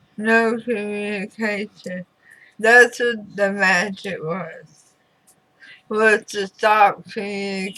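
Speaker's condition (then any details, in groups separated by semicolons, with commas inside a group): Throat cancer radiation damage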